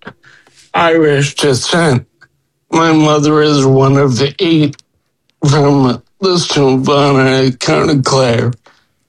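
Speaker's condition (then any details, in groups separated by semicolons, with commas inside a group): Friedreich's ataxia; diagnosed at 19, early drunk-like balance and gait problems, wheelchair about 25 years, slowed motor skills; speech and swallowing improved on Skyclarys, more confidence speaking, asked less often to repeat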